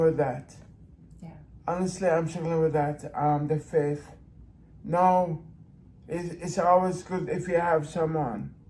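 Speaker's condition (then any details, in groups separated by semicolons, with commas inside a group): Brain injury; in brain injury rehab facility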